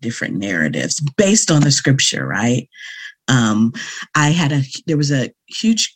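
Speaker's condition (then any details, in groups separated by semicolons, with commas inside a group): No condition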